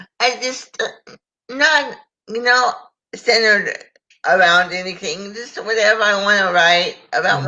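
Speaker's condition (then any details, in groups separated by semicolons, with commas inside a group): Cerebral palsy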